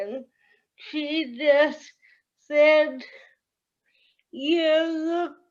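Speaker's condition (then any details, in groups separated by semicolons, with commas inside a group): Cerebral palsy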